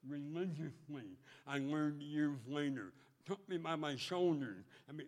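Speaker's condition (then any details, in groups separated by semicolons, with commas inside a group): Speech impediment; voicing with clothespin on nose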